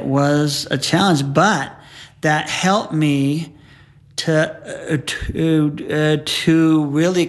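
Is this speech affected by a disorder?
Yes: stuttering; at times unable to talk; fluent at times, other times repeated stuttering, unable to put two words together; here repeated sounds, prolonged sounds, blocks.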